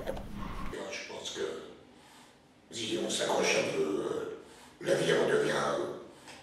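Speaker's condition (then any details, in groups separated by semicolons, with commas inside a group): Total laryngectomy, oesophageal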